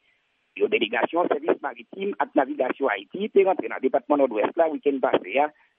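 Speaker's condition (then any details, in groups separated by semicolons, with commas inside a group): No condition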